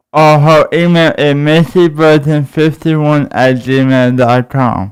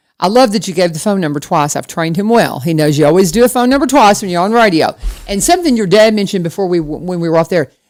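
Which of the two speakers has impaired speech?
The first: cerebral palsy; spine surgery.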